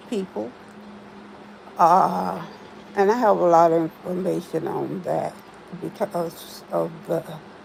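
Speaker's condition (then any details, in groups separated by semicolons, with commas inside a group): Spinal neurosarcoidosis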